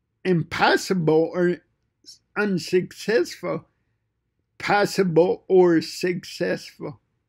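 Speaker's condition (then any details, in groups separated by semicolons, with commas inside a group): Cerebral palsy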